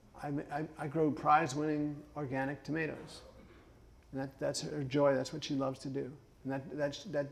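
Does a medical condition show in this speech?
Yes: Parkinson's; cognitive issues, impaired multitasking and judgment, fatigue, stopped working as lawyer at 48; some speech issues, ice water harms vocal cords, drinks warm water, speech therapy judged unnecessary.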